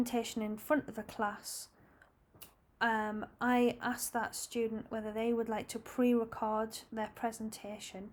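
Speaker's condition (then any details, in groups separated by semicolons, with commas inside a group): No condition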